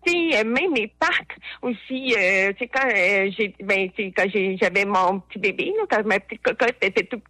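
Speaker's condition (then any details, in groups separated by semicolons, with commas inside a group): Hard of hearing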